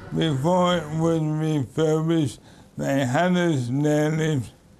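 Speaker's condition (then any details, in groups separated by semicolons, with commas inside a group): Motor neurone disease; diagnosed 10 years ago, wheelchair user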